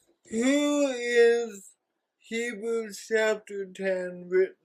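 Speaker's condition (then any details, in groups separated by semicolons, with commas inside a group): Cerebral palsy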